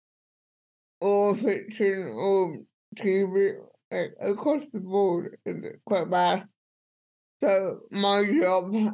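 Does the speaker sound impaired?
Yes: cerebral palsy; speech impediment.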